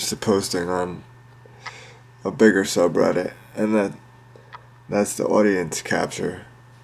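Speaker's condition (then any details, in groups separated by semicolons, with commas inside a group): Cerebral palsy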